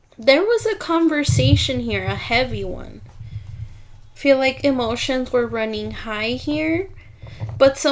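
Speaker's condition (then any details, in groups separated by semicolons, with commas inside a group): No condition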